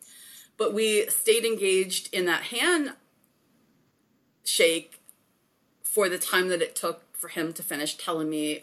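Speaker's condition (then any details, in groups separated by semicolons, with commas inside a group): Stuttering; less pronounced than some other people who stutter, long-standing avoidance; avoidance still present; fear of stuttering when interjecting, difficulty with small talk; blocks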